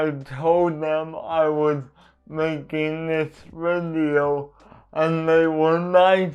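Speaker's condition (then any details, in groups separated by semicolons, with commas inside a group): Cerebral palsy; uses adaptive equipment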